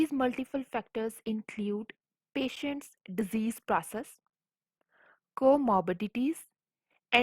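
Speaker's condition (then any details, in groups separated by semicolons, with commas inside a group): No condition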